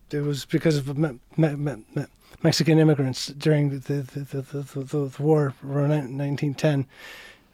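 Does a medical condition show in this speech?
Yes: Parkinson's disease; diagnosed 17 years ago, progression slowed by medication to tolerable, milder than many patients; medication prescribed by Dr. Burak, levodopa, six-month medical cannabis trial as tincture, vape, gummies, joint, inconvenience, no pain; stuttering problem, worse at both high and low levodopa levels.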